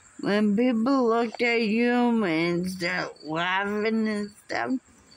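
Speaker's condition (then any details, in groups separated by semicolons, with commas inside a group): Muscular dystrophy; unable to walk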